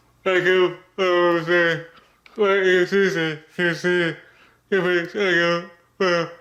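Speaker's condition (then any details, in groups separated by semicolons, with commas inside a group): Cerebral palsy; speech disability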